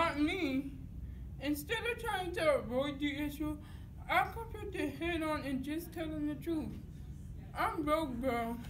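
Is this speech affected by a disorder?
Yes: cerebral palsy; dystonic type.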